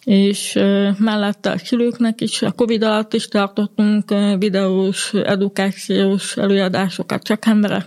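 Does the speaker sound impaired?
Yes: hearing impairment; grew up hearing-impaired in mainstream integration.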